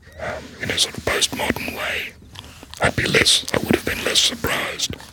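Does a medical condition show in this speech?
Yes: laryngectomy, voice prosthesis; very quiet, odd manner of speaking, fluent in paragraphs since start of speech therapy.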